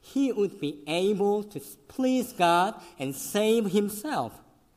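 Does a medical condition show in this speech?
Yes: cleft lip and palate; congenital, severe.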